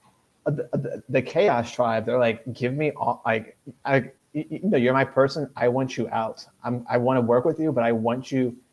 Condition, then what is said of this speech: Stuttering. It's just part of how I talk sometimes.